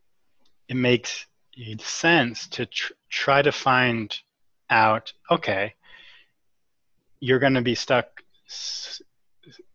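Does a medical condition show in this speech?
Yes: stuttering; adult stuttering; stutters openly during recorded interview; part-word repetitions like c- c-, frequent uh interjections before words, breaks mid-word; here repeated sounds.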